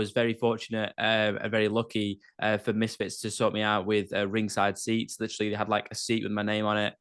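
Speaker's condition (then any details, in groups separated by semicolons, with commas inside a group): No condition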